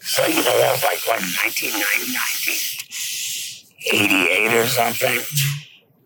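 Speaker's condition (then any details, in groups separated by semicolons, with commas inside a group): Laryngectomy; no vocal cords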